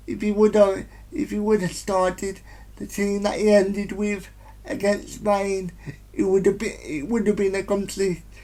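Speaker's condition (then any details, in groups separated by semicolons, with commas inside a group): Cerebral palsy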